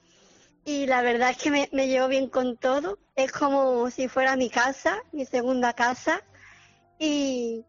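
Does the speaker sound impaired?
Yes: Down syndrome; trisomy 21, genetic cause; adult, 30 years old, speaking by phone from library, poor line coverage.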